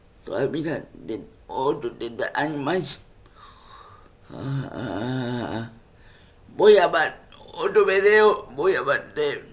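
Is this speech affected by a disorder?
Yes: cerebral palsy; uses wheelchair.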